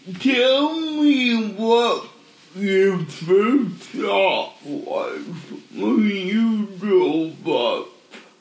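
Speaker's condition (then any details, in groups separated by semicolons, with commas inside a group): Cerebral palsy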